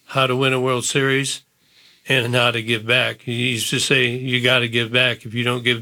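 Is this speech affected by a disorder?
Yes: Parkinson's disease; diagnosed about 11 years ago, works out daily: walking, jogging, aerobic exercise in and out of pool; about 11 years since diagnosis, currently at drooling stage.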